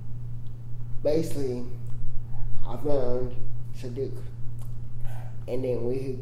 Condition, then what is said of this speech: Cerebral palsy. So he could say a few words, but then... Get staggered.